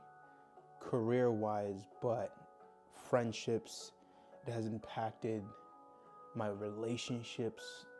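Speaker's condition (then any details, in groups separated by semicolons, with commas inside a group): No condition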